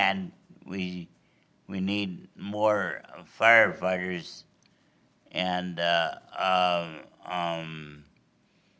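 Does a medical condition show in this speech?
Yes: cerebral palsy.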